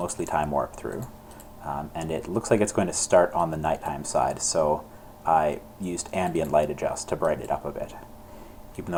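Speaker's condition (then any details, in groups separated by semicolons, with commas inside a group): No condition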